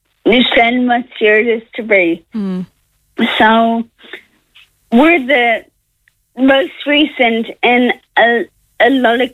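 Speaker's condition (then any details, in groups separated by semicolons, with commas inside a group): Friedreich's ataxia; rare progressive neuromuscular disease, nerve damage, muscle weakness, mobility loss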